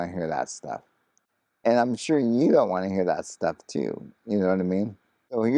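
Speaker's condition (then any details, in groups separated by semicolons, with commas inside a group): ALS; very hard to talk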